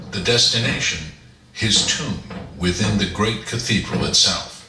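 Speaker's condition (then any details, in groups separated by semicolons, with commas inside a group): No condition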